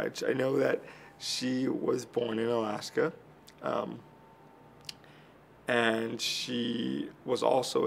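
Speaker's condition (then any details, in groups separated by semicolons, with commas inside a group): Cerebral palsy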